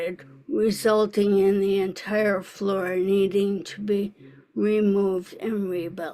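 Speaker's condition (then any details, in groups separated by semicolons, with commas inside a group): ALS; speech audibly affected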